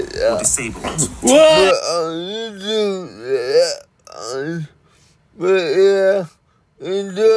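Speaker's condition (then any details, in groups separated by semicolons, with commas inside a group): Cerebral palsy; uses one hand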